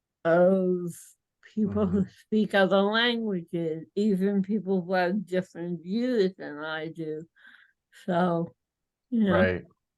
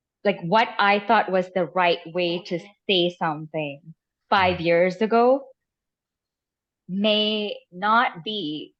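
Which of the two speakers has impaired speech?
The first: cerebral palsy; mainly small motor coordination; speech and movement visibly affected.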